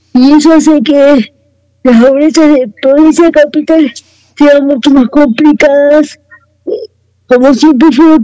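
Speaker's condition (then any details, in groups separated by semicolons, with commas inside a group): Cerebral palsy; wheelchair user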